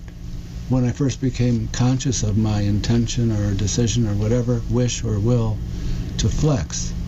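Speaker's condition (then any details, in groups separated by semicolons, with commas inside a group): Parkinson's disease; diagnosed almost 4 years ago; walking no longer automatic, must guide steps very consciously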